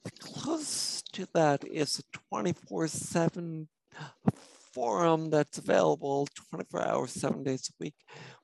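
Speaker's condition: Spinocerebellar ataxia; genetic cause

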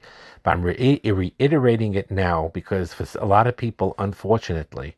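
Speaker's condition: No condition

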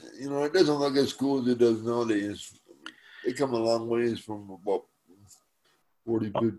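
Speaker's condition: Cerebral palsy; present from birth, uses wheelchair for mobility, cannot climb stairs, jumps when startled

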